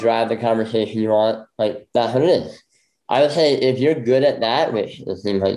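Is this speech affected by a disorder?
Yes: bilateral cleft lip; congenital bilateral.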